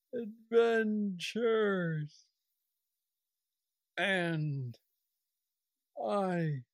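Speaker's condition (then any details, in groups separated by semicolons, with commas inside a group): Parkinson's disease; mobility struggles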